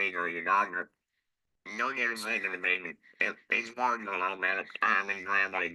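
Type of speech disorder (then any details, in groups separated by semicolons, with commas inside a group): Electrolarynx speech; laryngectomy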